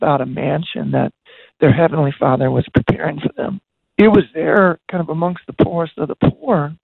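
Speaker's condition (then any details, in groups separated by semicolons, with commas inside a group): Voice disorder; broken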